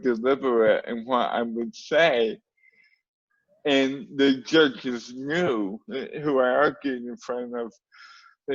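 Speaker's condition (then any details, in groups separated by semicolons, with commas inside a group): Cerebral palsy; cannot speak quickly and be understood, speaks slowly, deliberately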